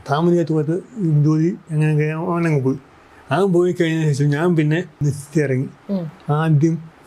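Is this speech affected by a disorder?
Yes: cerebral palsy.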